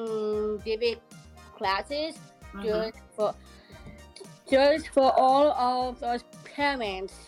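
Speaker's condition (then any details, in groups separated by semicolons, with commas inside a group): Down syndrome; present from birth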